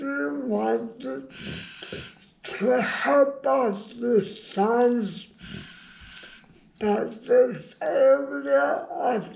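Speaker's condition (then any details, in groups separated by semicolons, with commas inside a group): Brain injury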